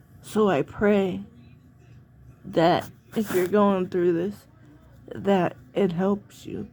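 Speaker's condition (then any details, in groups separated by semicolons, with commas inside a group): Cerebral palsy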